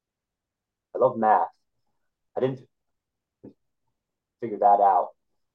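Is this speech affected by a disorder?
Yes: stuttering; stutter since childhood, known to classmates at earlier school before 7th grade; adult, past college freshman year, working, constantly trying to improve stutter; uses small talk to avoid stuttering, talked little as child, discloses stutter, training others builds confidence; here repeated sounds, blocks.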